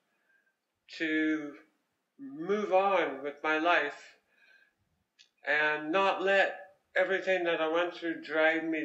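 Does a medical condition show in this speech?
Yes: head and neck cancer; relearned swallowing and speaking twice, feeding tube twice.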